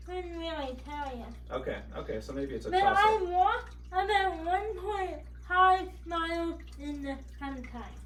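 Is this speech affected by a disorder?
Yes: cerebral palsy, spastic.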